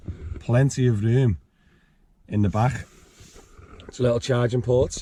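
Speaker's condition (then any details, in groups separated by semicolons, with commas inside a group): No condition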